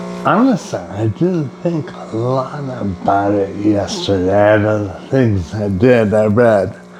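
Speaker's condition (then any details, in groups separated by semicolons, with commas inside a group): Brain injury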